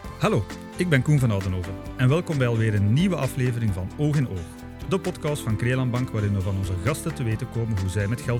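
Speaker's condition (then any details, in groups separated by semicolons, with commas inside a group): No condition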